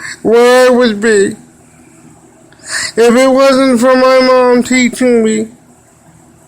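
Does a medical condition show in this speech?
Yes: cerebral palsy; wheelchair user.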